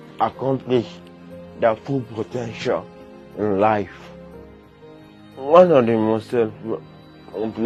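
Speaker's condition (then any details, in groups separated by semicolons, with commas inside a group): Cerebral palsy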